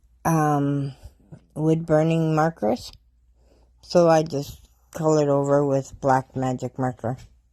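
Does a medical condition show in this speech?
Yes: cerebral palsy.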